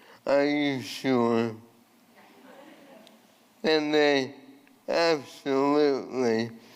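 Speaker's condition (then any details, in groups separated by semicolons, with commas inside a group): ALS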